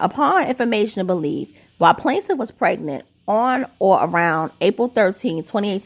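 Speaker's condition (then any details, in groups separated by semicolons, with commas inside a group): No condition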